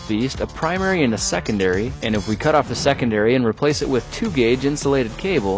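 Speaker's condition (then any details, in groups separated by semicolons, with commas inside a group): No condition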